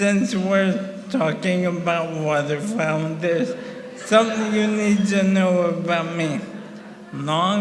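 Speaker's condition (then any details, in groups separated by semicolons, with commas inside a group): ALS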